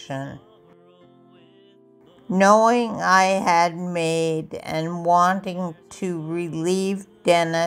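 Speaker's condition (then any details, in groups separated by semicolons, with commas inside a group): Multiple sclerosis; diagnosed at age 17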